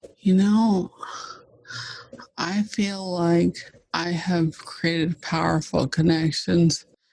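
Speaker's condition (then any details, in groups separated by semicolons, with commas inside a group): ALS (Lou Gehrig's disease); fast progressing form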